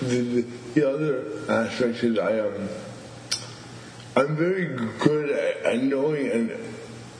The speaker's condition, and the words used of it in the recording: Stuttering. I've had moments of disfluency with that has taken a long time.